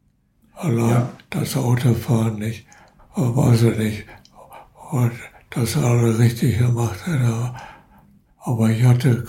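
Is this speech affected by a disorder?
Yes: Parkinson's disease; could not speak properly during earlier sudden spinning vertigo episode, caller noticed voice, ambulance called.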